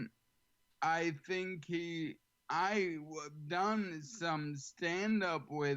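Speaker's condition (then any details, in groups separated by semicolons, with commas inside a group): ALS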